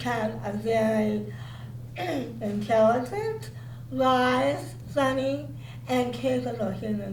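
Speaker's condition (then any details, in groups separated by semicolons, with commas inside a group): Cerebral palsy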